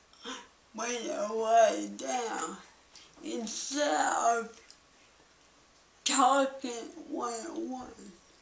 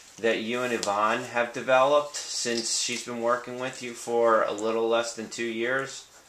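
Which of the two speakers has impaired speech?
The first: cerebral palsy; cognitive rehabilitation therapy, lives independently; balance and speech most affected.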